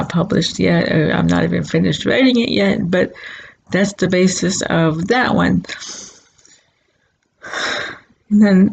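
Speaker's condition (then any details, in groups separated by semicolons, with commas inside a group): Cerebral palsy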